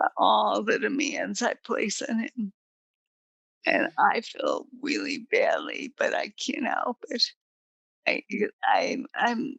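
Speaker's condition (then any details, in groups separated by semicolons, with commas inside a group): Multiple sclerosis; voice sometimes difficult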